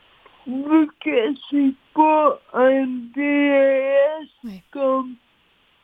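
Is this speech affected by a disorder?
Yes: cerebral palsy; speech affected, listeners must pay attention to follow.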